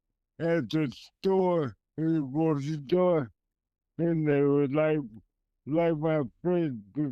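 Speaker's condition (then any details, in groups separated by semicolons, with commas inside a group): Multiple sclerosis; esophagus affected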